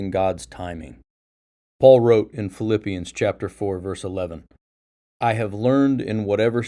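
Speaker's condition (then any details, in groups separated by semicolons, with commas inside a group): No condition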